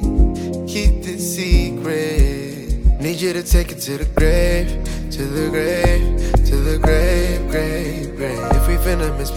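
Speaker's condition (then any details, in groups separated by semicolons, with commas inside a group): No condition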